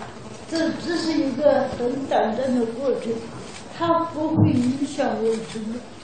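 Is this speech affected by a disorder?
Yes: cerebral palsy; cerebral palsy from birth, oxygen deprivation during breech delivery, unable to do farm work.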